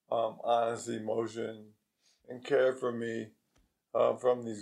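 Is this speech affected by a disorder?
Yes: ALS; diagnosed after progressive weakness and drop in football performance.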